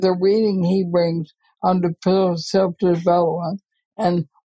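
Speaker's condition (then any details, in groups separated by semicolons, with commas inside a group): ALS; gasping while speaking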